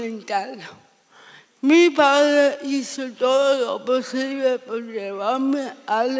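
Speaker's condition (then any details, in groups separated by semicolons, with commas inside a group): Severe cerebral palsy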